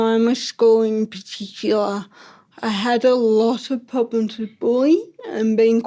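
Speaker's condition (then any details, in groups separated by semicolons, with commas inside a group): Ataxic cerebral palsy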